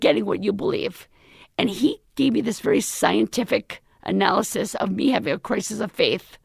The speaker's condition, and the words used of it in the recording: Vocal cord paralysis. So what you hear now is temporary, but...